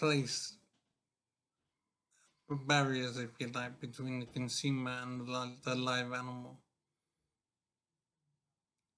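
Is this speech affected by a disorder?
Yes: brain injury; severe.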